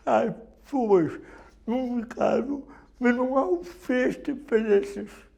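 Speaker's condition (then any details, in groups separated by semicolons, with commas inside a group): Cerebral palsy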